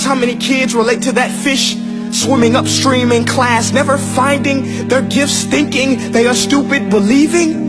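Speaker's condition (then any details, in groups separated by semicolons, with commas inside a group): No condition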